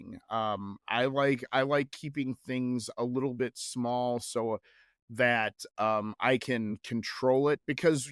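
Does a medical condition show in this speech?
No.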